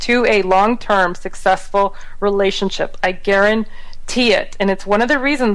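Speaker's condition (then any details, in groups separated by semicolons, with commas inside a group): No condition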